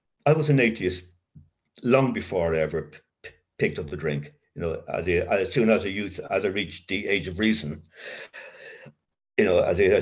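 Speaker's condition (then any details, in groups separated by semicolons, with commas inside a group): Covert stutter; severe childhood stutter with blocks, linked to adverse childhood experience, child guidance clinic, speechless while drinking; covert since early sobriety in AA, about 40 years, occasional blocks, talks easily at meetings; stutters mostly in mind, thinks ahead around feared words, voice long felt fake; blocks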